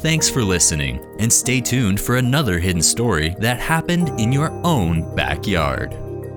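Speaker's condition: No condition

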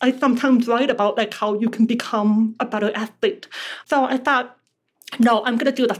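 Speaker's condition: Deafness; relies on lip reading

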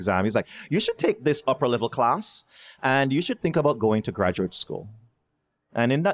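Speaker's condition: No condition

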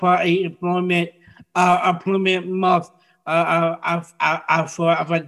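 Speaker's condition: Down syndrome; genetic chromosomal condition

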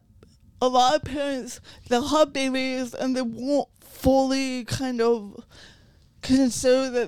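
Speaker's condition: Cerebral palsy

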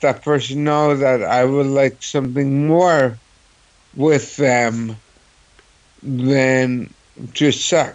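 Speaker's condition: Cerebral palsy; host hears New York accent

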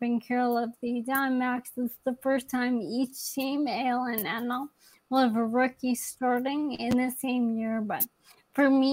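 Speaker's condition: ALS; young onset, young woman living with ALS

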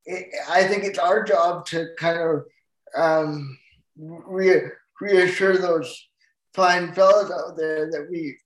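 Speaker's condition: Cerebral palsy; full-time wheelchair user

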